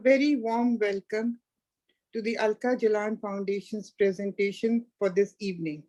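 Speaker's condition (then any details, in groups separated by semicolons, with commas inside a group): No condition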